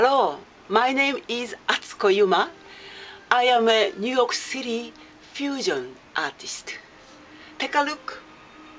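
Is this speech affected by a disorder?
No.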